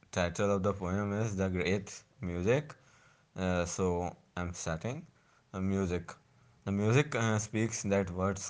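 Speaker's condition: No condition

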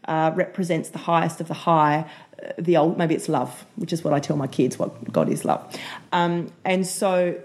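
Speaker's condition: No condition

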